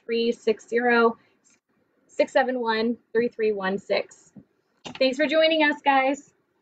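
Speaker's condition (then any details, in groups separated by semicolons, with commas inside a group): No condition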